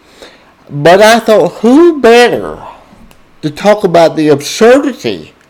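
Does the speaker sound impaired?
Yes: cerebral palsy, spastic diplegia.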